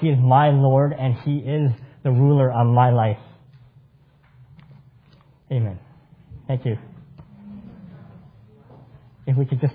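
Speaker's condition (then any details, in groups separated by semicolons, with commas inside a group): Cleft palate; congenital cleft palate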